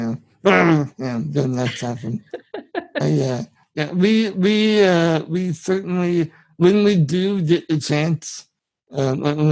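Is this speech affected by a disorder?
Yes: spinal muscular atrophy; genetic, from birth.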